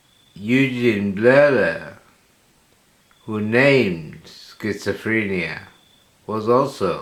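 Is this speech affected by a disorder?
Yes: slurred speech from poisoning.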